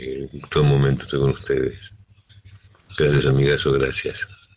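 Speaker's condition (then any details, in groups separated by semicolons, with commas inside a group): Parkinson's disease; medication supply reportedly cut off, oculist, dentist and sanatorium access also cut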